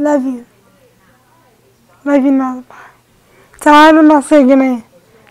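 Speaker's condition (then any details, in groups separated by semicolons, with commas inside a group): Cerebral palsy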